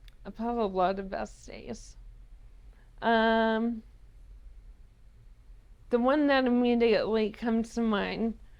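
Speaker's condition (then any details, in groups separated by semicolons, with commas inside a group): ALS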